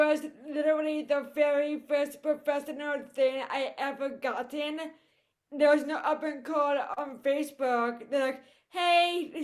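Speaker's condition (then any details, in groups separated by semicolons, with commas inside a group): Cerebral palsy; voice affected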